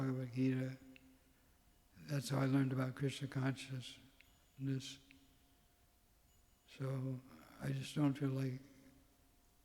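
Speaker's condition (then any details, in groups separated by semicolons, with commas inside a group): Parkinson's; tremor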